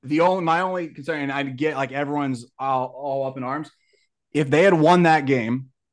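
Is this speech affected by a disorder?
No.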